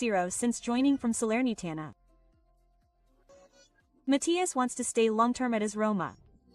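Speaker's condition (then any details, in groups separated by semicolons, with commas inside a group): No condition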